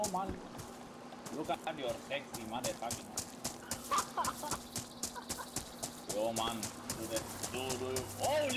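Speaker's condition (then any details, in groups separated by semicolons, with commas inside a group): No condition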